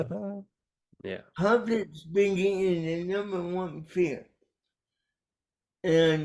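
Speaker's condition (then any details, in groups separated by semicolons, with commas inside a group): Cerebral palsy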